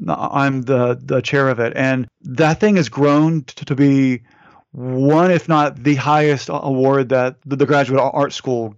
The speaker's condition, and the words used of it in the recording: Stuttering. There are times through focus and all that I can quiet it down, but it's a constant struggle.